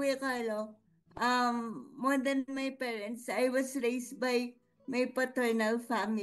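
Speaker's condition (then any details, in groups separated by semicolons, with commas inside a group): Cerebral palsy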